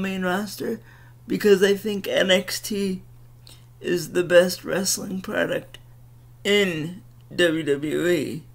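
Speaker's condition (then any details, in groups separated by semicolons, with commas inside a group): Cerebral palsy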